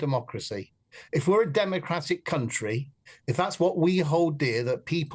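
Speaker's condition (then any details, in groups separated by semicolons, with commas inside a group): No condition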